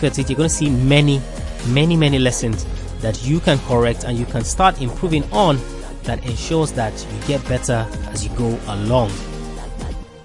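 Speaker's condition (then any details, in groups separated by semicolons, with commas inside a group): No condition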